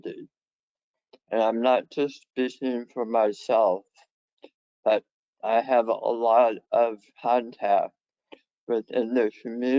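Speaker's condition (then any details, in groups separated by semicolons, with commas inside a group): Head and neck cancer surgery; left lingual nerve severed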